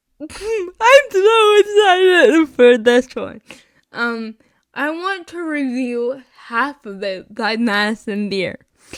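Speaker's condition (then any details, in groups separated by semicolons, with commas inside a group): Spastic cerebral palsy, mixed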